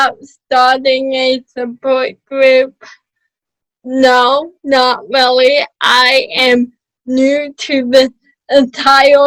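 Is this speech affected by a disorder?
Yes: cerebral palsy.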